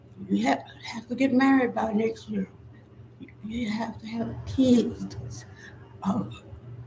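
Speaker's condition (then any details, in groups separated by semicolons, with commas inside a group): Spinal neurosarcoidosis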